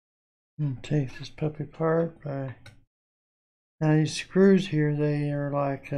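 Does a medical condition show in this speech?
Yes: Parkinson's disease.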